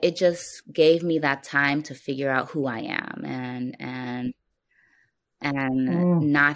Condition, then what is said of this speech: Stuttering. So I think partly because I was a person who stuttered, and like clearly I still stutter.